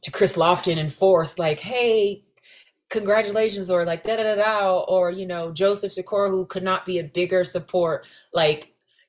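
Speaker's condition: No condition

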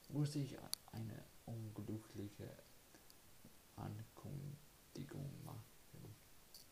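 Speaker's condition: Cerebral palsy; pain

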